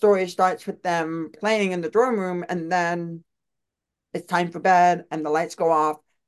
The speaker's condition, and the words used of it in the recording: Deafness. I cannot say her last name. I'm deaf. Give me a break, please.